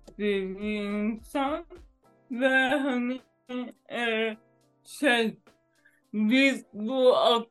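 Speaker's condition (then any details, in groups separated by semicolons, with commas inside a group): Cerebral palsy; some body parts act involuntarily, independent of own intention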